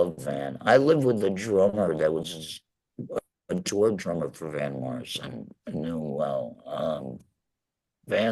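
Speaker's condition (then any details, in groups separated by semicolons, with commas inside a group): Laryngectomy; laryngectomy after throat cancer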